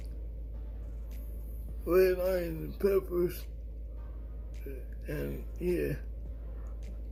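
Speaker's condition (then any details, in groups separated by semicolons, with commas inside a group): Cerebral palsy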